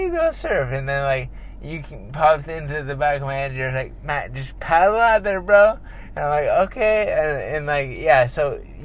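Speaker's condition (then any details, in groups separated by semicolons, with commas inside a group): Traumatic brain injury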